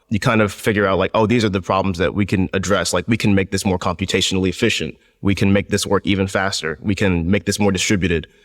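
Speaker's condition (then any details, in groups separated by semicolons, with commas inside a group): No condition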